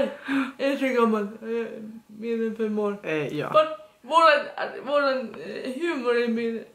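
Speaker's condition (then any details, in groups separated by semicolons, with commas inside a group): Dyskinetic cerebral palsy; dyskinetic form, severe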